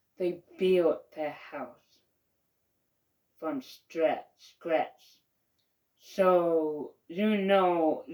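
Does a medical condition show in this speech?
Yes: mild cerebral palsy.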